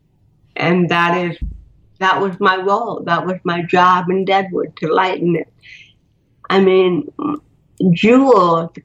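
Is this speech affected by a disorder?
Yes: cerebral palsy; spinal cord and neck surgery.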